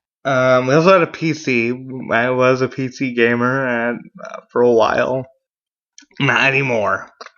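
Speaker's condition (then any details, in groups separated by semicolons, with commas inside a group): Cerebral palsy; mild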